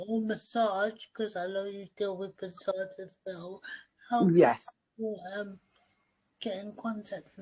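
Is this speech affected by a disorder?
Yes: cerebral palsy.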